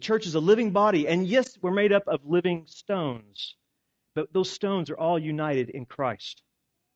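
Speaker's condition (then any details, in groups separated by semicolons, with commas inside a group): No condition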